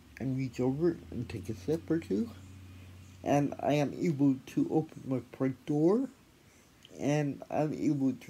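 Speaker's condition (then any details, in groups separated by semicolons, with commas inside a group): Athetoid cerebral palsy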